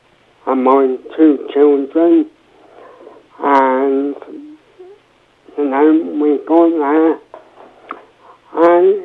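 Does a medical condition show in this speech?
Yes: cerebral palsy, mild; affects speech, speech therapy at Victoria School in Poole.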